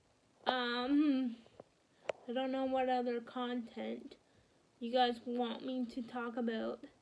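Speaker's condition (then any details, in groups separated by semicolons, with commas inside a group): Cerebral palsy, spastic quadriplegic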